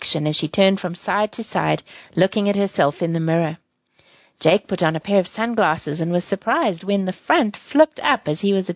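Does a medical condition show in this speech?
No.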